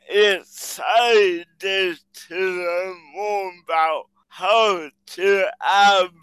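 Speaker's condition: Cerebral palsy

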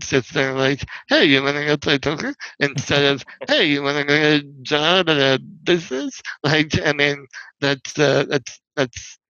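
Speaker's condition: Spinal muscular atrophy; wheelchair user

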